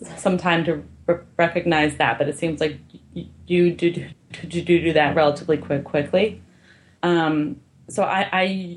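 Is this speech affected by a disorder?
Yes: stuttering; sometimes speaks too fast, listeners may not understand or seem confused; here repeated sounds, prolonged sounds.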